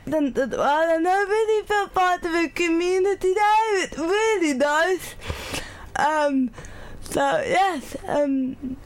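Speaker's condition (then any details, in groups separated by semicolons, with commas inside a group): Cerebral palsy; cerebral palsy affecting arms and legs, cognitive function unaffected, uses a scribe for study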